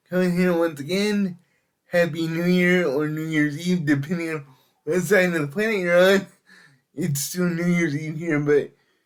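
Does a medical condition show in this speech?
Yes: cerebral palsy; able to speak.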